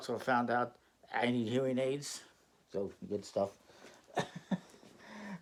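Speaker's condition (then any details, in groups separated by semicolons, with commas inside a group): No condition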